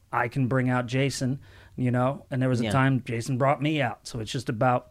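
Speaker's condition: No condition

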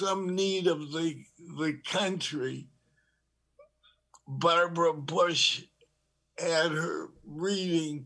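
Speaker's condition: Parkinson's disease; uses medical cannabis for tremor relief

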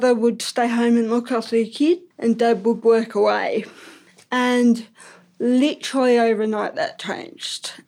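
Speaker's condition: Ataxic cerebral palsy; crutches outside

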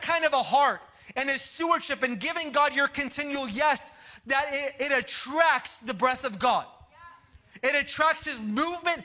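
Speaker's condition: No condition

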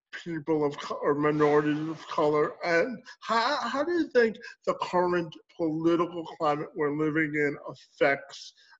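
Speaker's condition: Spastic quadriplegic cerebral palsy; from birth, legs affected, cannot walk normally, attributed to insufficient oxygen in legs

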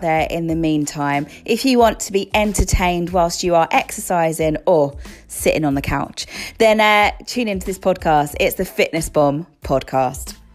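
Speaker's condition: No condition

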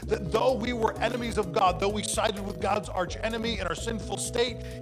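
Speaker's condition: No condition

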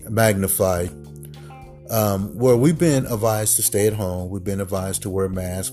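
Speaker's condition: No condition

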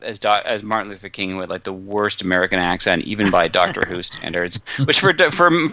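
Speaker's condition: No condition

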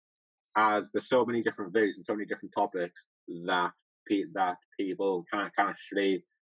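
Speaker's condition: Stutter; persistent stutter that does not fade, ongoing long-term self-management; much improved but still present, self-managed with rhythmical thinking pacing and tongue twisters; repeats parts of words, blocks on words, stuck on certain sounds, worse with stress, slows to beat; repeated sounds, repeated words, blocks

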